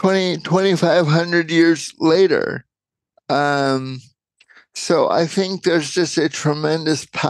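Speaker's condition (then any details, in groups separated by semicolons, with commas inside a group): Cerebral palsy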